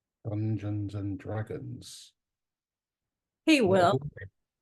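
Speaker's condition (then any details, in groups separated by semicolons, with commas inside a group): No condition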